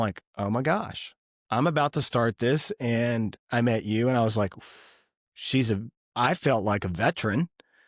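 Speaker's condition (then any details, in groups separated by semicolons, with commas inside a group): No condition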